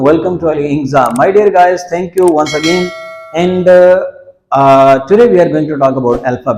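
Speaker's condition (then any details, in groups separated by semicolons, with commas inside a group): No condition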